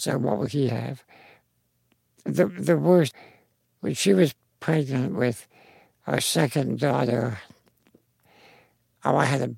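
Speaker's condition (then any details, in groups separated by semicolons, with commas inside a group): Spinal muscular atrophy; congenital genetic neuromuscular, incurable, quadriplegic, full sensation but no muscles, never walked or stood, lifelong wheelchair; progressive, age 56, cannot hold pencil, writes with voice recognition program, drives motorized wheelchair, needs help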